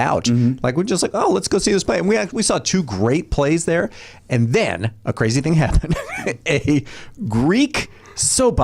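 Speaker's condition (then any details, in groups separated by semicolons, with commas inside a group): No condition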